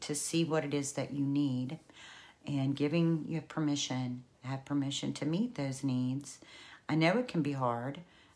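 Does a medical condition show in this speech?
No.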